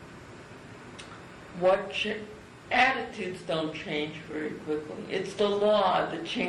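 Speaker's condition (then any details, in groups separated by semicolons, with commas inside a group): Cerebral palsy; from birth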